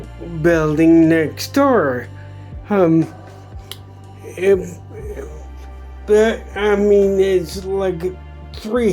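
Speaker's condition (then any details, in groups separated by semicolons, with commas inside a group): Traumatic brain injury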